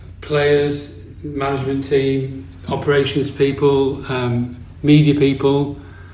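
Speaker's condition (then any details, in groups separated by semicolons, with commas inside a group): Parkinson's disease; degenerative neurological condition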